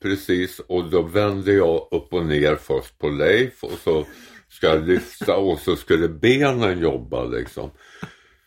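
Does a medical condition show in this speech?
Yes: tongue cancer; dental problems after surgery.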